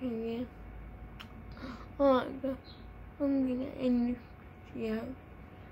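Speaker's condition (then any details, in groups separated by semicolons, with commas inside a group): Cerebral palsy; from birth, delivery timing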